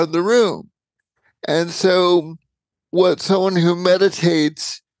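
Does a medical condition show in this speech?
Yes: cerebral palsy.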